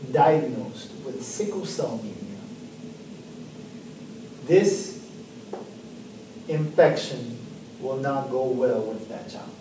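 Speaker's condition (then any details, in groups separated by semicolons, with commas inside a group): No condition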